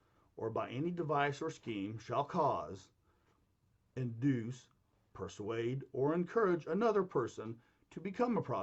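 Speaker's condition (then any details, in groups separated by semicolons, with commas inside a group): No condition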